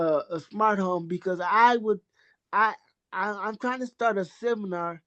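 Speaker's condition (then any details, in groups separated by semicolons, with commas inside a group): Cerebral palsy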